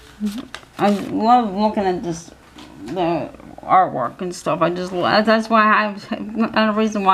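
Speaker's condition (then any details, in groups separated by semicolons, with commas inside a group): Cerebral palsy; physical handicap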